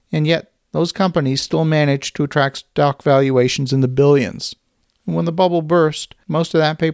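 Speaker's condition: No condition

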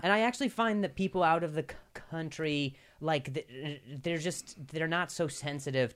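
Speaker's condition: Stutter; repeated sounds, repeated words

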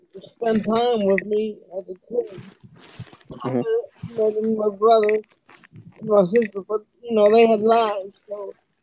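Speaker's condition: Cerebral palsy; speech too slow to keep pace with thoughts

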